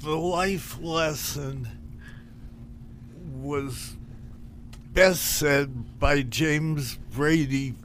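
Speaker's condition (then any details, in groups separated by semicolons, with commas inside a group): Parkinson's disease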